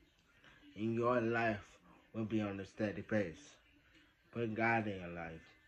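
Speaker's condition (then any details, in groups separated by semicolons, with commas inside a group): Traumatic brain injury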